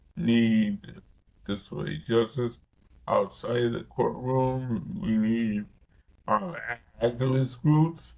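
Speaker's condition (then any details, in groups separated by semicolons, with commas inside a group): Cerebral palsy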